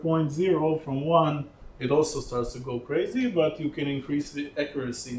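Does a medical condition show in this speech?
No.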